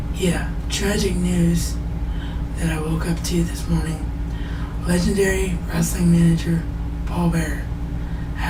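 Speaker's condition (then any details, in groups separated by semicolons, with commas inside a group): Cerebral palsy; wheelchair bound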